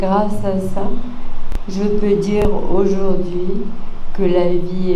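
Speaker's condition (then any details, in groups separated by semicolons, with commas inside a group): ALS (maladie de Charcot); progressive, lower then upper limbs; about two years since diagnosis, in therapeutic trial; weak voice, speaking effortful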